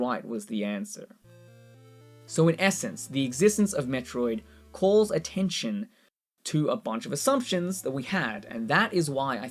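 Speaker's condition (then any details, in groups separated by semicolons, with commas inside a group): No condition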